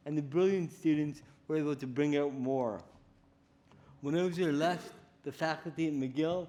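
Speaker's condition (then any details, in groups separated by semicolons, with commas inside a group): Cerebral palsy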